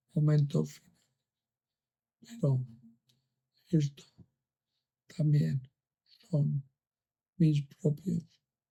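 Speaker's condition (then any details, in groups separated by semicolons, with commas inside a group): Amyotrophic lateral sclerosis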